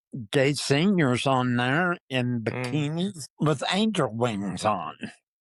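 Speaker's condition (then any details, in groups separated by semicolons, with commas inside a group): Parkinson's disease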